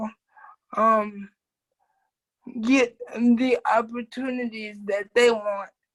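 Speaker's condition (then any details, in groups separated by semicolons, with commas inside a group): Cerebral palsy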